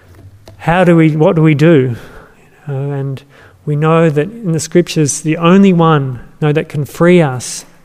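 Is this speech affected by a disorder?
No.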